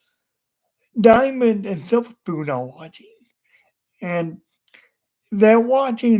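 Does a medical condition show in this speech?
Yes: cerebral palsy.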